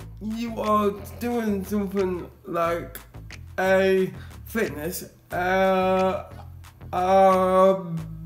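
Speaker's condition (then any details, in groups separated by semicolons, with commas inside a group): Cerebral palsy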